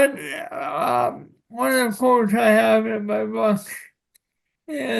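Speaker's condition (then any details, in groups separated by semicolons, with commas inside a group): Cerebral palsy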